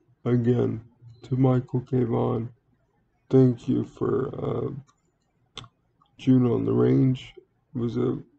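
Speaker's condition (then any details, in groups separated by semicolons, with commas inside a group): Cerebral palsy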